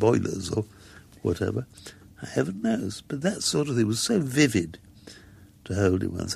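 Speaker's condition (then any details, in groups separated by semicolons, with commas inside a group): Muscular dystrophy; progressive, wheelchair user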